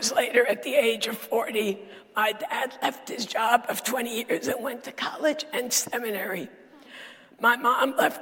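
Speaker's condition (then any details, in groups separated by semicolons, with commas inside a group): Dysphonia; lost ability to sing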